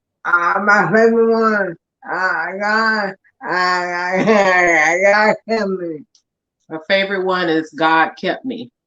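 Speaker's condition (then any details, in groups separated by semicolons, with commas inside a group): ALS; answers relayed by another speaker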